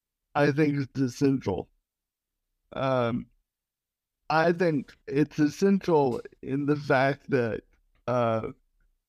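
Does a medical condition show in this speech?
Yes: cerebral palsy.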